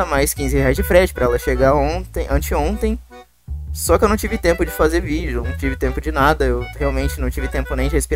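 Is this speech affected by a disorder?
No.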